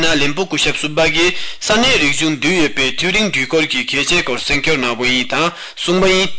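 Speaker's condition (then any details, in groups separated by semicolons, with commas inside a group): No condition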